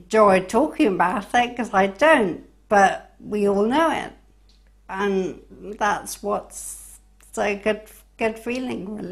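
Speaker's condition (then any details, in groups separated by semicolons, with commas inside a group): Brain injury; hit by car, ataxic gait; 6 weeks coma, 8.5 months hospital, severe fatigue; no speech after injury, relearned speaking completely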